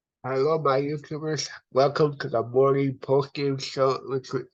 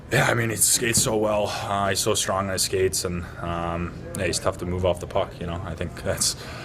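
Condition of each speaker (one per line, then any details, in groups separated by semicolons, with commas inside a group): Cerebral palsy; from birth, affects brain and body muscles
No condition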